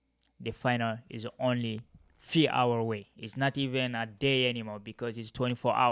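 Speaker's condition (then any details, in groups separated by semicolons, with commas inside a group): No condition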